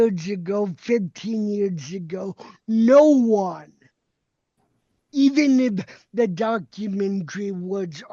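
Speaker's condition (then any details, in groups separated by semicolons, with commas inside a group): Cerebral palsy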